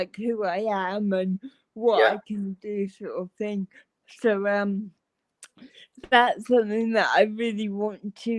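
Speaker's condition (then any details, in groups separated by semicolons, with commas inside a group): Cerebral palsy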